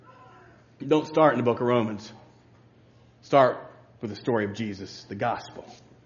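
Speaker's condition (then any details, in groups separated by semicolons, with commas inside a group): No condition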